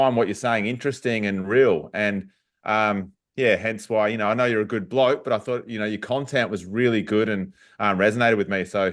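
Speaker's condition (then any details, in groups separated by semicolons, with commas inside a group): No condition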